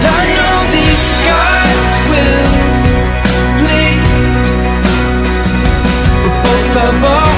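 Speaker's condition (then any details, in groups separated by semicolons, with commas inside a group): No condition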